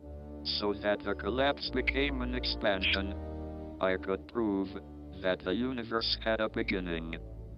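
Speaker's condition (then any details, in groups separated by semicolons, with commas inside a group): ALS, speech-generating device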